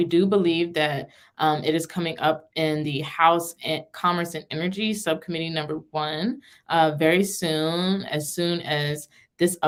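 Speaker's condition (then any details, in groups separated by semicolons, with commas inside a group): No condition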